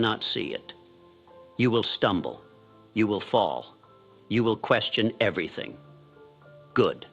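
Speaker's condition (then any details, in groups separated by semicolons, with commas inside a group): No condition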